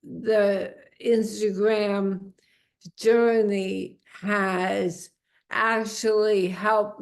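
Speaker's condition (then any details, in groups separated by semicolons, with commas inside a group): Amyotrophic lateral sclerosis; onset left foot dragging, progressing to limp; diagnosed about a year after symptom onset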